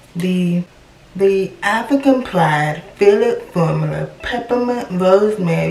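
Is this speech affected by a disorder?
Yes: cerebral palsy.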